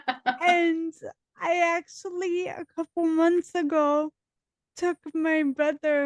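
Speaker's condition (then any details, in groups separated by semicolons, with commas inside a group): Dystonia; speech impediment, noticed by others at 25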